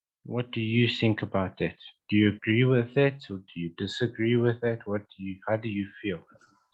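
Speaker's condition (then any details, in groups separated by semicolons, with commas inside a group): No condition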